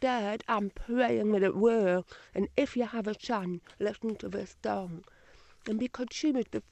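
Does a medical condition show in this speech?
Yes: deafness, Usher syndrome, severe; type two, born completely deaf, hearing aids from age two, tunnel vision, registered blind at 29; five-hour double cochlear implant surgery, switched on three weeks ago, relies on lip reading, no headphones; speech training from age two, some answers may be a little indistinct.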